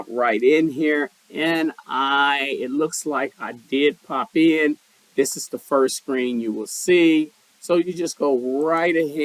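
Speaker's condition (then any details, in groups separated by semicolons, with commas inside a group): No condition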